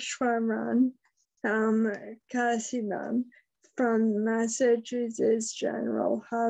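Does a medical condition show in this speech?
Yes: Friedreich's ataxia.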